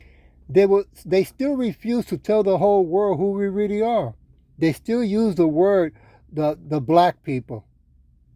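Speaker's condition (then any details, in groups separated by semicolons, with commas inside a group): No condition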